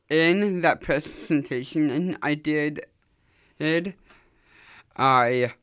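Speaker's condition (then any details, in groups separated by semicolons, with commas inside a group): Down syndrome; able to express self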